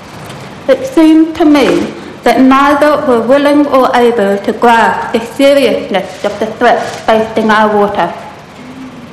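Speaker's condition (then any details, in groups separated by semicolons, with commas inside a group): Profound deafness; New Zealand Sign Language interpreters in gallery during speech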